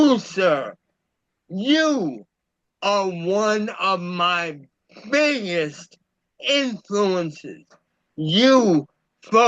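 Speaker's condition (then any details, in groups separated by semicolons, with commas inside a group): Cerebral palsy; about a year after a stroke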